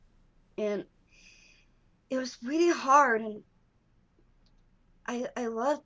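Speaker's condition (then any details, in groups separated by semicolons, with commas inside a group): Down syndrome; walked later than other children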